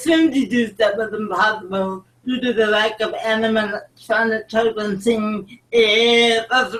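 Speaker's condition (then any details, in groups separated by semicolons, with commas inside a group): Cerebral palsy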